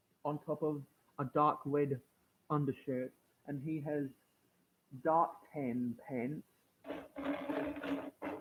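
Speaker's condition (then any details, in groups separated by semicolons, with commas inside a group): No condition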